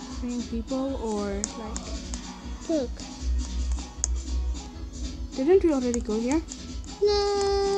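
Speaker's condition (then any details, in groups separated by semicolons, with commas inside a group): No condition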